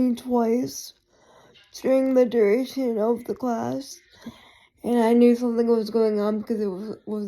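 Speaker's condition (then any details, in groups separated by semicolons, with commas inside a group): Cerebral palsy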